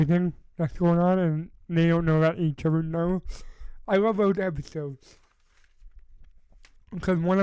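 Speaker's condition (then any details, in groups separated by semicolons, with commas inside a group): Cerebral palsy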